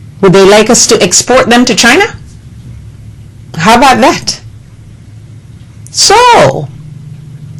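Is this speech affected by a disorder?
No.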